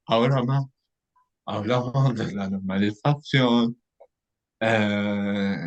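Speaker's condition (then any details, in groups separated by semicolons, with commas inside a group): Cerebral palsy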